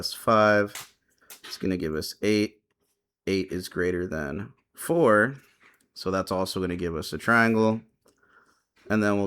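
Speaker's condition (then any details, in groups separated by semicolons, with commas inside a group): No condition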